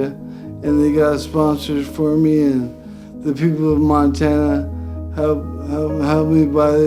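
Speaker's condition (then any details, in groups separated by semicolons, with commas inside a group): Brain injury; effects began around age 50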